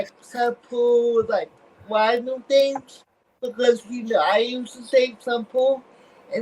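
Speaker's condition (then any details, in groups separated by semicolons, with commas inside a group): Cerebral palsy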